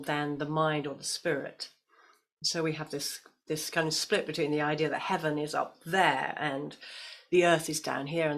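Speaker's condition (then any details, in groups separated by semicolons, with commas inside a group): No condition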